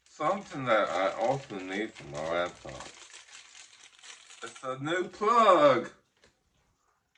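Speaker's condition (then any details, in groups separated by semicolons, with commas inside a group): Ataxic cerebral palsy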